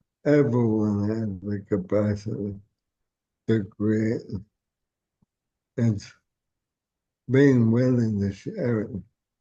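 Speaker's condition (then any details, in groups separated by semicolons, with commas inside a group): ALS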